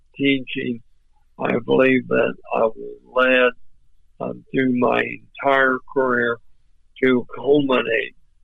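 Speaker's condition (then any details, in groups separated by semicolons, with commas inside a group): ALS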